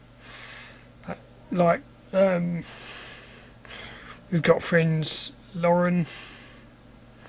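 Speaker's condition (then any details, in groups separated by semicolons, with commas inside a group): Cerebral palsy; from birth, all four limbs, spastic, dyskinetic, ataxic features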